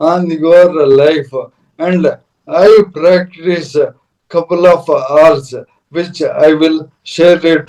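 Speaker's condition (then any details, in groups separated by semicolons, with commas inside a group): ALS / motor neuron disease, severe; speech very severely affected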